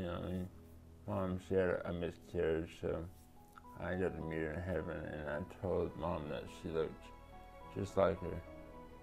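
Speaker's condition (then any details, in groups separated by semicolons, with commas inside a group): Traumatic brain injury; about 8 years since injury; could not talk for a period after injury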